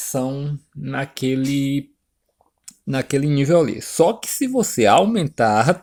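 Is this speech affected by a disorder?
No.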